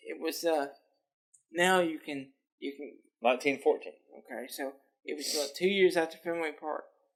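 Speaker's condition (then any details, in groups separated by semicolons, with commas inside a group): Cerebral palsy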